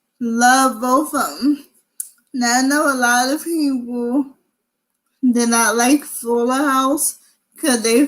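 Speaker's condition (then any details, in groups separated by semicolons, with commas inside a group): Cerebral palsy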